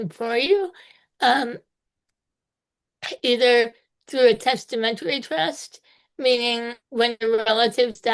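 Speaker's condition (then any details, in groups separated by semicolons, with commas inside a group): Spinal muscular atrophy type two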